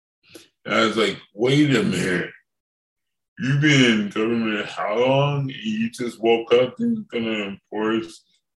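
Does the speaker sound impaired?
Yes: cerebral palsy; from birth.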